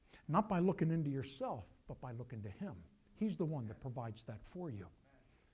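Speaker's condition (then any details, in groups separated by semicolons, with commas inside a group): No condition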